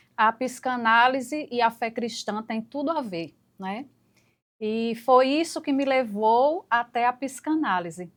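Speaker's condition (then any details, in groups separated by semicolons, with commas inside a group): No condition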